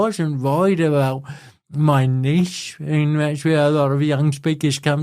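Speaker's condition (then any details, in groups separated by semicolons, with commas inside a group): Cerebral palsy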